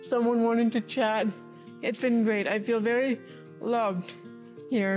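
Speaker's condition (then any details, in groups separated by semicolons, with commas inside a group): Cerebral palsy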